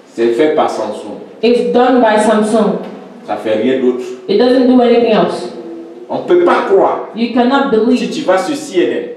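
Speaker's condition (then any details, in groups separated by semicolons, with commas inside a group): No condition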